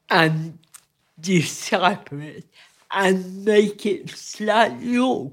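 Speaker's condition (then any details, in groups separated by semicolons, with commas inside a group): Cerebral palsy; careful movement needed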